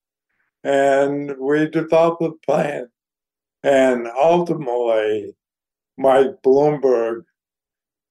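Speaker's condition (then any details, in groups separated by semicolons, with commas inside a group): ALS; declining health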